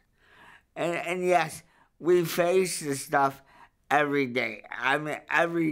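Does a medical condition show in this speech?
Yes: cerebral palsy; verbal, able to speak up.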